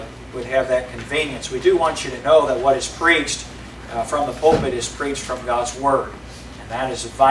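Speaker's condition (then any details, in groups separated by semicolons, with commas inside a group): No condition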